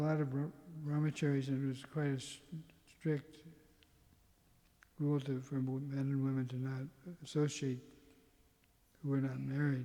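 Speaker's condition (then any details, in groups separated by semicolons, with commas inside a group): Parkinson's; tremor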